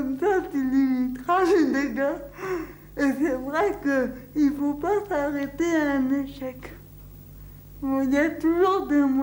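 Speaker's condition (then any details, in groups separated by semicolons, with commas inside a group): Cerebral palsy; worked hard on intelligibility, improved over time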